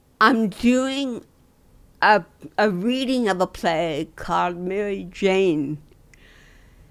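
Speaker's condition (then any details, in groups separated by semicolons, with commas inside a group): Dystonia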